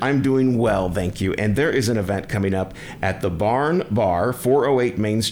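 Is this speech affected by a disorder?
No.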